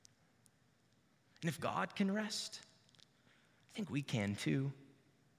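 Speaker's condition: No condition

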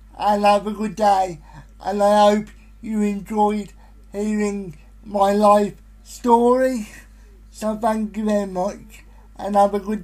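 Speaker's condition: Spastic quadriplegic cerebral palsy, severe; able to communicate, stutters a lot, worse when distracted by several things

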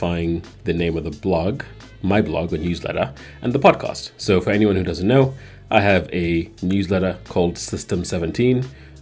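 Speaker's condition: No condition

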